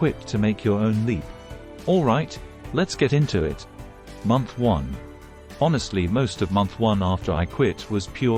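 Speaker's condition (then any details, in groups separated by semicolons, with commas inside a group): No condition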